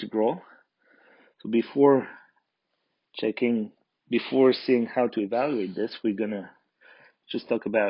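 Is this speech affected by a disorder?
No.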